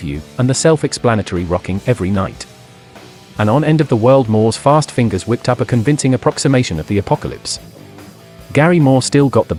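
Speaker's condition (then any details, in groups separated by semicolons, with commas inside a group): No condition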